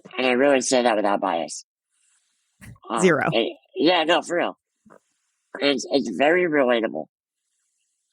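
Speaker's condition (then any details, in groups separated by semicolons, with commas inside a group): Muscular dystrophy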